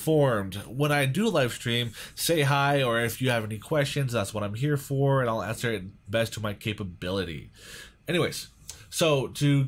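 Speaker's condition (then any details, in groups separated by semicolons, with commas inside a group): No condition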